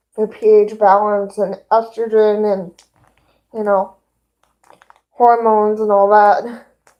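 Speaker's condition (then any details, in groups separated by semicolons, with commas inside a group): Cerebral palsy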